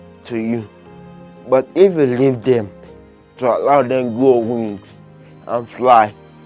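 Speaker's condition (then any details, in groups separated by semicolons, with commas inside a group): Cerebral palsy; limits movement and coordination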